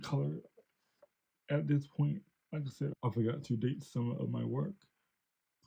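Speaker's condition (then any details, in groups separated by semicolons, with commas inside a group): Cerebral palsy; since birth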